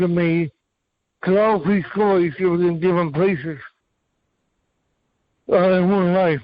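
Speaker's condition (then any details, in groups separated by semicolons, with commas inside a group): Cerebral palsy; from birth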